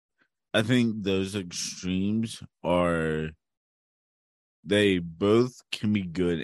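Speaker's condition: Cerebral palsy; since birth, umbilical cord around neck three times, breathing difficulty in womb, tight muscles, gait, swimming and cycling learned in high school; mildest case, gets around on own, no wheelchair; speech reveals disability, speaks more slowly than others, articulate

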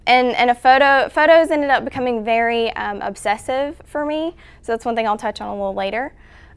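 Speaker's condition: No condition

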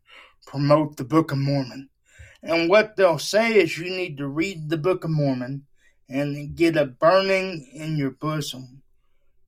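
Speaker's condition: Cerebral palsy; wheelchair user

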